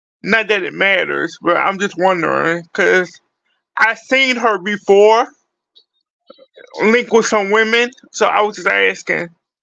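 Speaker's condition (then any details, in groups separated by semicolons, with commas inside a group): Cerebral palsy; speech is not the best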